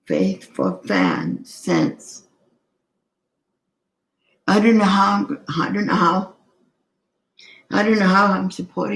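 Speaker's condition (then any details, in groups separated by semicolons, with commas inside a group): Cerebral palsy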